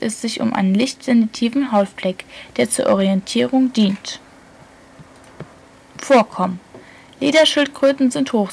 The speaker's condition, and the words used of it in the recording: None; typical speech.